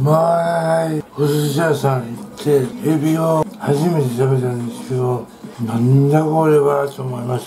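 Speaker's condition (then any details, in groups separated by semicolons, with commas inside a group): Tongue cancer, partial glossectomy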